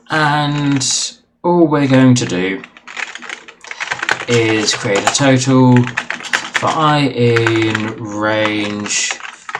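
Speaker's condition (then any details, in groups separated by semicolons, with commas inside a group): No condition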